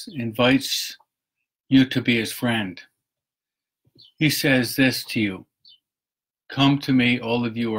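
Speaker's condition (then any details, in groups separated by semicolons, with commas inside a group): No condition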